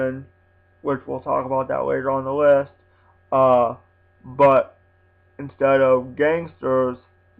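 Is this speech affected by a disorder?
Yes: spastic quadriplegic cerebral palsy; spastic quadriplegic, all four limbs, premature birth, contractures; some difficulty speaking, no swallowing or drooling problems, no speech therapy.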